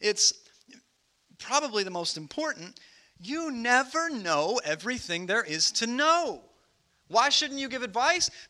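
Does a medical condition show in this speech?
No.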